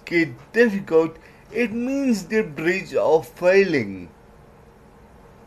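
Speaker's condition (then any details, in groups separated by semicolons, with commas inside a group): Cerebral palsy; worse when mouth tires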